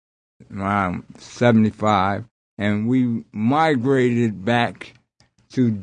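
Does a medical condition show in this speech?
Yes: aphasia after strokes; aphasia caused by multiple strokes; stuttering after strokes, had to repeat everything, impediment not heard when singing, less noticeable.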